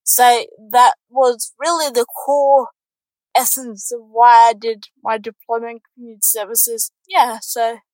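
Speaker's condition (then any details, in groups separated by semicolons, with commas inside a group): Cerebral palsy; born in New Zealand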